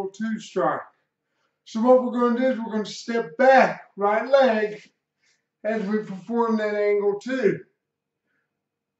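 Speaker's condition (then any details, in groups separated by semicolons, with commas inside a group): Cerebral palsy; slight speech impediment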